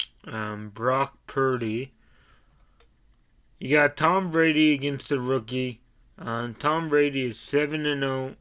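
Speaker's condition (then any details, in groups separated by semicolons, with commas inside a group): Cerebral palsy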